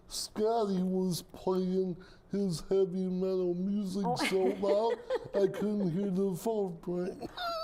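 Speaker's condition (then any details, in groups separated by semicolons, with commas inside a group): Cerebral palsy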